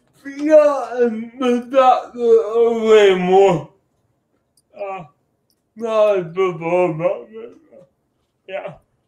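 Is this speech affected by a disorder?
Yes: cerebral palsy.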